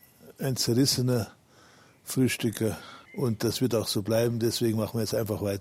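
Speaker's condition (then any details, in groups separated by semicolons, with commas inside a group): Parkinson's disease; now walks with crutches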